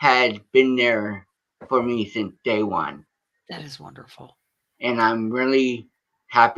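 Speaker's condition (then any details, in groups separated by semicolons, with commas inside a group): Cerebral palsy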